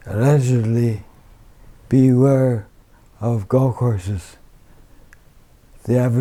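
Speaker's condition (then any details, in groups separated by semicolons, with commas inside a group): Advanced Parkinson's disease, severe; DBS, chest stimulator; onset right hand tremor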